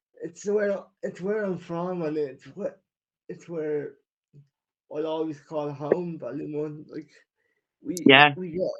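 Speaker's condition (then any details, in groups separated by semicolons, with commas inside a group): Cerebral palsy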